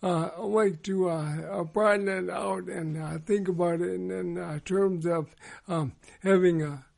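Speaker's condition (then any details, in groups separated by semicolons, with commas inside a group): ALS; progressive motor neuron disease, slower progression than most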